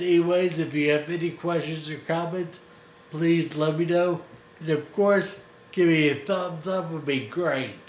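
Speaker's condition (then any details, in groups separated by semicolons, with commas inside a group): Friedreich's ataxia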